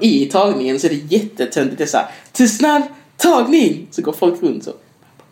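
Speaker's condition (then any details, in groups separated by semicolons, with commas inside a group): No condition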